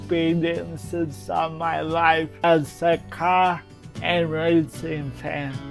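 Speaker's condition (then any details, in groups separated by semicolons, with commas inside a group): Cerebral palsy; present from birth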